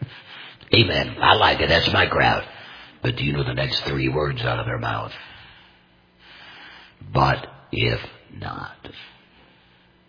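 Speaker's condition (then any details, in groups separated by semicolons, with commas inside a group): Total laryngectomy, complete laryngectomy, voice prosthesis; unusual tone of voice, may sound painful to listeners, no pain speaking, understandable with careful listening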